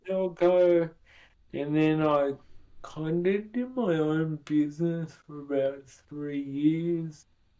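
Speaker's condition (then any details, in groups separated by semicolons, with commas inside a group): Cerebral palsy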